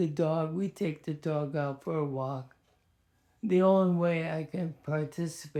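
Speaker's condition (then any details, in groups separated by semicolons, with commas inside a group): ALS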